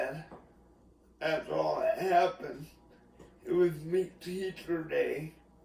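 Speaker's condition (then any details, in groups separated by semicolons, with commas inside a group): Cerebral palsy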